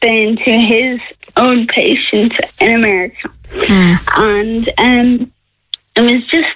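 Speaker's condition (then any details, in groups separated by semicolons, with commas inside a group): Friedreich's ataxia; awaiting HSE reimbursement of Skyclarys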